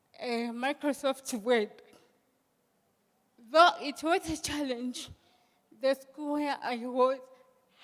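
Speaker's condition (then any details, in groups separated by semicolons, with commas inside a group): Cerebral palsy; hand use and movement control affected; steadies left hand with right, types on phone and laptop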